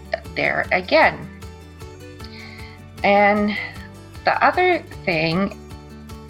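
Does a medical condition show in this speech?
Yes: aphasia after stroke; aphasia caused by stroke; cannot work now, recordings edited in Audacity to cut pauses and mistakes; word-finding trouble, many pauses and mistakes, non-fluent, speaking tiring like translating, fluent voice only briefly.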